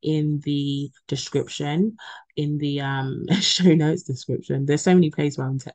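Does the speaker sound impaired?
No.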